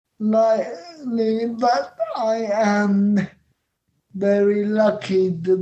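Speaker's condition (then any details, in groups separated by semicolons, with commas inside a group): Cerebral palsy; cerebral palsy present essentially all life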